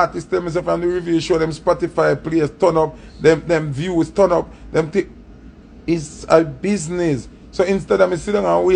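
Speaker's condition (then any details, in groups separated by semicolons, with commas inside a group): No condition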